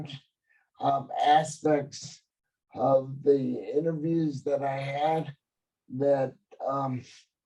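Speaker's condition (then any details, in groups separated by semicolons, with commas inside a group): Cerebral palsy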